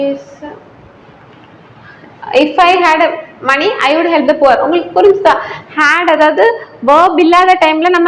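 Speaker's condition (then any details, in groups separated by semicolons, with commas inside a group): No condition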